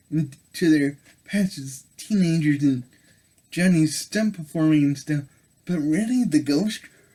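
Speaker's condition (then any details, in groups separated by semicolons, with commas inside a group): Cerebral palsy; able to speak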